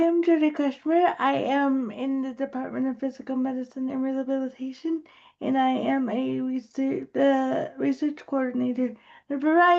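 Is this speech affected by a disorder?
Yes: cerebral palsy.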